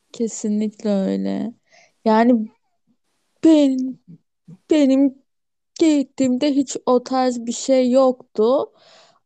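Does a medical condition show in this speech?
Yes: stuttering; failed 10-15 day cure center in Turkey, tongue and jaw exercises, practiced speech modification; part-word and sound repetitions, frequent fillers e and hani; here repeated sounds.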